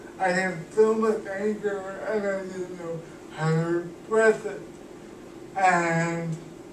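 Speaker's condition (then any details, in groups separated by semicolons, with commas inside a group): Cerebral palsy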